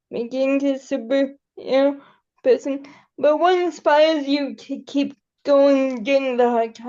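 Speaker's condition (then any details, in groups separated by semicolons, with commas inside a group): Cerebral palsy; able to articulate and speak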